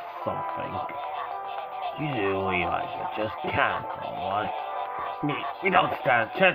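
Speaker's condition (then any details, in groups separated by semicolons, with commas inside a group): No condition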